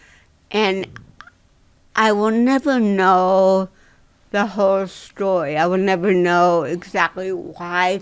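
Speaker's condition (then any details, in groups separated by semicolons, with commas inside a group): Cerebral palsy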